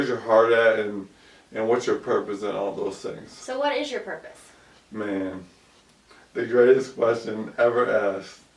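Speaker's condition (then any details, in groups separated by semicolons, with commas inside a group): ALS; about 2 years since onset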